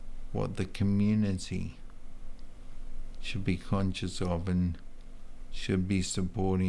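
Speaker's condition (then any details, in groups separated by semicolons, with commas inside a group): Multiple sclerosis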